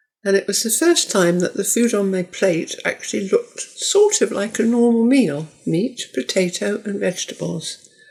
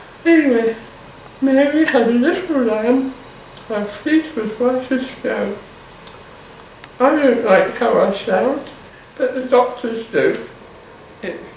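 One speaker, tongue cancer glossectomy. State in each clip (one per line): 2 to 4 weeks after surgery
4 to 8 days after tongue surgery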